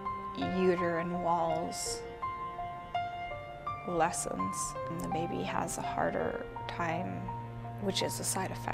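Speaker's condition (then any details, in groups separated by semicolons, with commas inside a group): No condition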